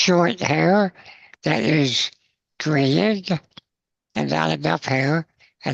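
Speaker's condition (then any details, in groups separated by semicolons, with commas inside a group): Spinal muscular atrophy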